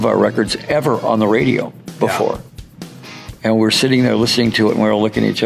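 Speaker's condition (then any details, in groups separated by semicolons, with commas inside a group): No condition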